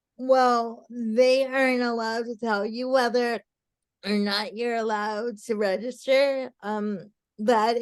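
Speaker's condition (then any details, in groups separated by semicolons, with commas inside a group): Cerebral palsy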